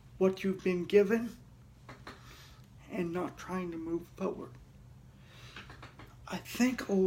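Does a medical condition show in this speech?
Yes: cerebral palsy.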